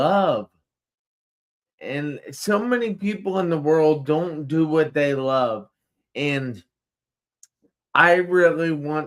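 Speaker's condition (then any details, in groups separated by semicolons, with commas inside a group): Traumatic brain injury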